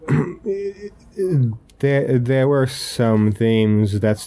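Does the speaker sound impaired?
Yes: stuttering; stuttered in childhood, only kid in school who stuttered; still stutters; individual stuttering pattern, differs from how host stutters; here repeated words, prolonged sounds.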